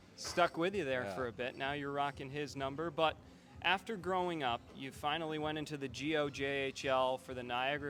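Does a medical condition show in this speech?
No.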